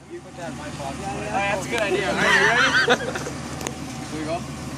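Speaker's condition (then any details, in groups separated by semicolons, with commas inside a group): No condition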